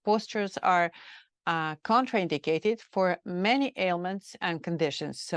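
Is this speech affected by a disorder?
No.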